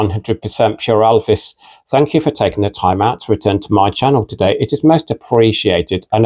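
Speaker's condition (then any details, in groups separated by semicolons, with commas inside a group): No condition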